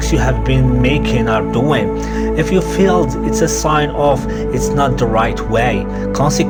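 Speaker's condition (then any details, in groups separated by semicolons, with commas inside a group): No condition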